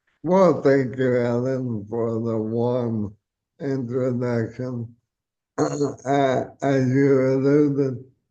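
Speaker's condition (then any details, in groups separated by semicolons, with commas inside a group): ALS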